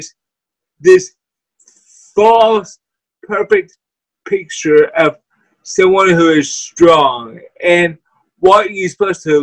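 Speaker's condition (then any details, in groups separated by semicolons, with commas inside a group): Cerebral palsy; voice and way of talking affected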